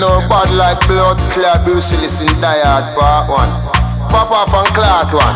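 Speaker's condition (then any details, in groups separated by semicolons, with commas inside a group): No condition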